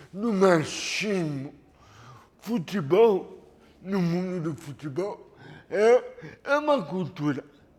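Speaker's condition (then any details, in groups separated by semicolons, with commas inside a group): Cerebral palsy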